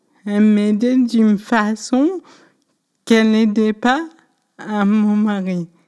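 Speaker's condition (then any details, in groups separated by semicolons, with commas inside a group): Cerebral palsy; affects left side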